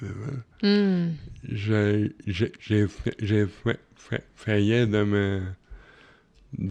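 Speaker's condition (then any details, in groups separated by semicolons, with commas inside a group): Cerebral palsy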